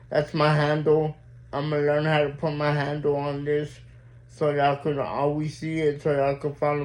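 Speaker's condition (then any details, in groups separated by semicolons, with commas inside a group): Mild cerebral palsy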